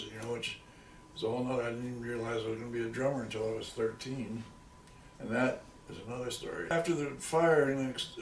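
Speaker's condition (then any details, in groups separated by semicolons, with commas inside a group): No condition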